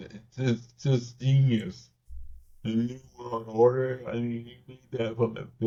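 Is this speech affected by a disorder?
Yes: cerebral palsy.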